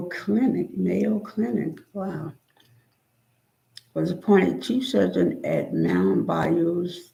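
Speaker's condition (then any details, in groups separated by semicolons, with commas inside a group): Spinal neurosarcoidosis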